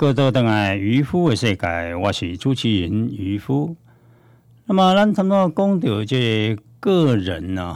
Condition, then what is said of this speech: None; typical speech.